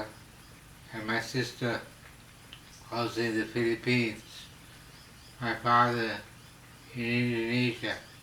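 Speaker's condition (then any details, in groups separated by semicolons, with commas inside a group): Slurred speech from poisoning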